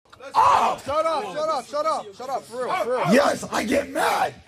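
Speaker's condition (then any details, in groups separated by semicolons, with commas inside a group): No condition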